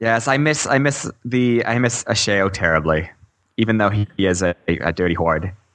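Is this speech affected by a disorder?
No.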